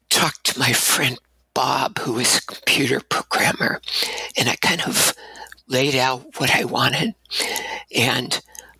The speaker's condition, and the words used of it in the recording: Spasmodic dysphonia. And basically what that is, it's a voice disorder, and the form that I have, the vocal cords will open sort of when they feel like it, not necessarily when I want them to.